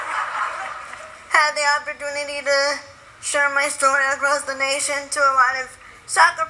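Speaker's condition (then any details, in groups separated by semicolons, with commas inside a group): Spastic quadriplegic cerebral palsy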